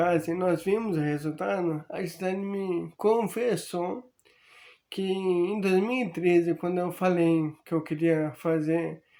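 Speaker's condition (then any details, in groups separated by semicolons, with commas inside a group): Amyotrophic lateral sclerosis; increasingly impaired speech and walking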